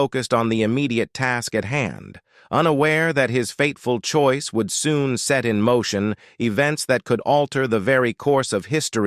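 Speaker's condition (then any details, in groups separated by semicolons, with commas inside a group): No condition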